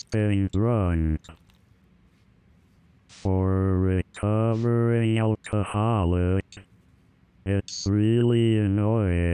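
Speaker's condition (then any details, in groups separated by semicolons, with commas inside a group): Amyotrophic lateral sclerosis; bulbar onset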